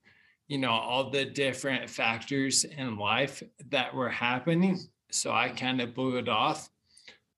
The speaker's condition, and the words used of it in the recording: ALS (motor neuron disease). In terms of who I am, I'm a person at this point that tries to express gratitude for every day, being able to communicate the way I can now.